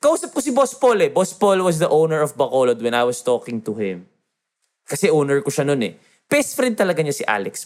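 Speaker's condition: No condition

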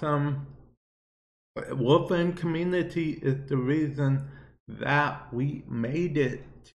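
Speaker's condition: Cerebral palsy; viewer asked why talking like that

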